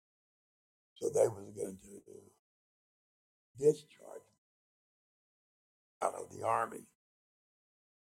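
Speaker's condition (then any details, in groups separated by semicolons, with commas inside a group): Speech impediment; possibly noticeable to listeners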